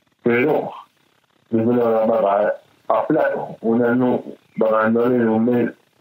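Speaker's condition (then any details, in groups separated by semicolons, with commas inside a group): Cerebral palsy; affects movement and speech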